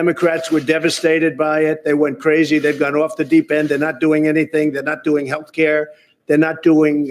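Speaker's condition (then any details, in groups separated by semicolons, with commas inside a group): No condition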